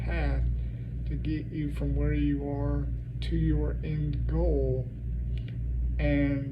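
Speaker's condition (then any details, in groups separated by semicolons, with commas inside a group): Cerebral palsy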